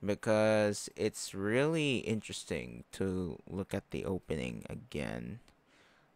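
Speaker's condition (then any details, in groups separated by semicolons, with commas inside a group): No condition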